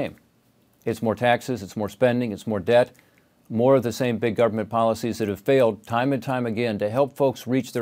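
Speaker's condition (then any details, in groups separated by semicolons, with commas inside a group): No condition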